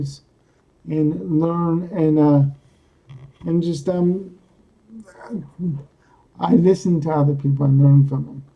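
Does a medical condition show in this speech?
Yes: cerebral palsy; speaks coherently.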